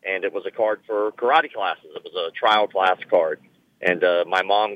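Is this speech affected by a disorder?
Yes: cleft lip and palate; many surgeries as a child.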